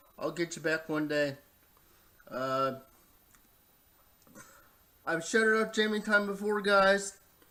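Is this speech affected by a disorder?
Yes: cerebral palsy, spastic diplegia.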